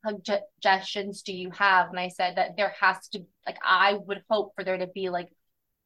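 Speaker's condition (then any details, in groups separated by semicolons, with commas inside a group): Stutter; covert for most of life, hidden and never discussed at previous 6-year job; recently owns and discloses stutter since NSA conference in Florida, comfortable stuttering at new job; stutters less after disclosing, spoke fluently enough in interview to go unnoticed; repeated sounds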